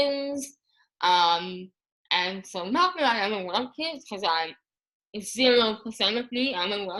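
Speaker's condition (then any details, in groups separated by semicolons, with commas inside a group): Moebius syndrome; paralyzed tongue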